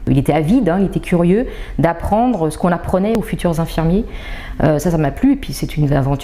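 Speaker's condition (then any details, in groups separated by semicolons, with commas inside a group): No condition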